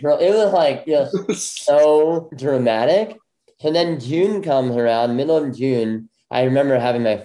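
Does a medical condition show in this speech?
Yes: bilateral cleft lip; congenital bilateral, jaw surgery twice, 13 surgeries, braces 15 years, left ear tumor, left hearing loss.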